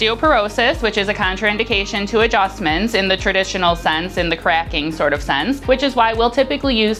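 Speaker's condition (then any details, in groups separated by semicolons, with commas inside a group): No condition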